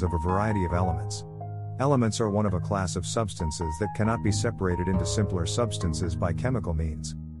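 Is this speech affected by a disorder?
No.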